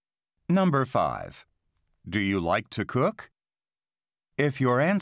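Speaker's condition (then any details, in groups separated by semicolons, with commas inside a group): No condition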